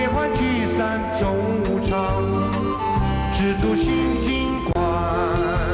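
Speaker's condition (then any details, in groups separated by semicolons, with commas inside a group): No condition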